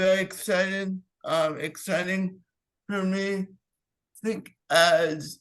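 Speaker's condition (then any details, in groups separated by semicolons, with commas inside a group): Cerebral palsy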